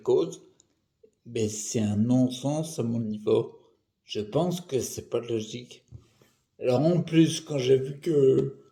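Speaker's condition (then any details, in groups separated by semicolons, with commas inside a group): Primary progressive multiple sclerosis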